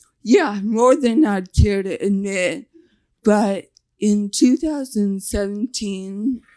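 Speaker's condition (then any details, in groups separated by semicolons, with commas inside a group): Facial paralysis (nf2-swn)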